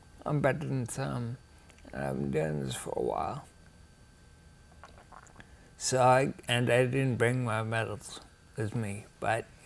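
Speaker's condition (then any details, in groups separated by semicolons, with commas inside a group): Ataxia; rare, progressive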